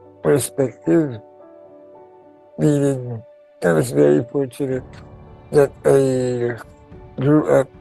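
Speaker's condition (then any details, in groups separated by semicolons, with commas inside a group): Pompe disease; late onset form; onset age 10, difficulty walking, uses ventilator; breathing difficulty, breathes through ventilator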